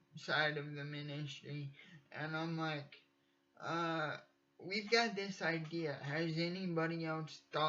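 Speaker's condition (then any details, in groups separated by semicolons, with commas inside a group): Cerebral palsy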